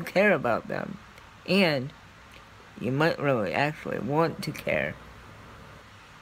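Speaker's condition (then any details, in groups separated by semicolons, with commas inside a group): Cerebral palsy; scoliosis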